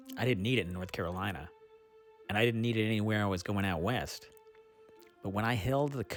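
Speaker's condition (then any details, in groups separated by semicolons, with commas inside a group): No condition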